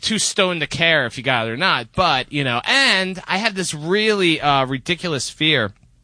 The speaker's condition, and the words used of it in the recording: No condition.